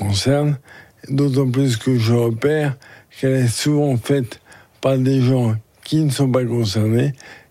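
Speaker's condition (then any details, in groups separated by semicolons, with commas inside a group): Charcot disease (ALS); aged 66, lost use of legs, arms and hands, life expectancy given as 1 to 3 years; expects to lose voice within days or weeks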